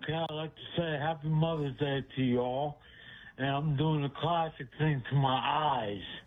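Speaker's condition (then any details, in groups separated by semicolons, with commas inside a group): Speech impediment; cause unclear, stabbed by girlfriend and hit on head with ashtray years ago; unusually intelligible on this call, host understood every word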